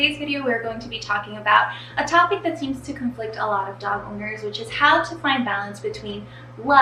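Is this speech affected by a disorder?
No.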